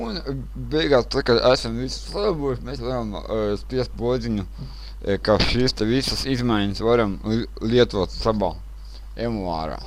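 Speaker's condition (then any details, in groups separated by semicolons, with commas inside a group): Cerebral palsy; since birth; speech not very clear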